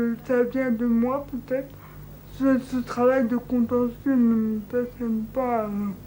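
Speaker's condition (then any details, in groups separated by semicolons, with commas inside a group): Cerebral palsy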